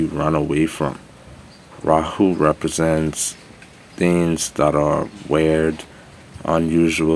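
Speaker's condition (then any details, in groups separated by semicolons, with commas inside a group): No condition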